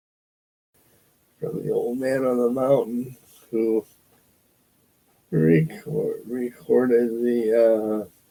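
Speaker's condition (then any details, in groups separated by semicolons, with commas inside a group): Parkinson's disease; loses train of thought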